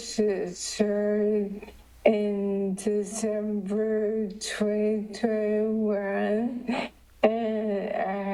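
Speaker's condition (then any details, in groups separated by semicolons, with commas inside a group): ALS; limb onset, foot drop; diagnosed about nine months after onset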